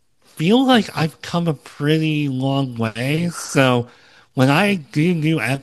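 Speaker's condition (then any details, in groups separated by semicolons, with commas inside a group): Cleft lip and palate, Opitz G/BBB syndrome; congenital cleft lip and palate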